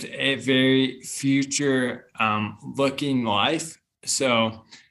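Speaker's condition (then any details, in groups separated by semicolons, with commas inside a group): Bulbar onset ALS; speech problems first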